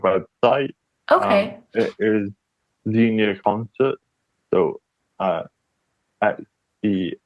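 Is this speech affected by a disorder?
Yes: cerebral palsy.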